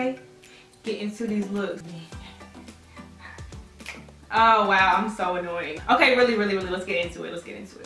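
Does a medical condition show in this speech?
No.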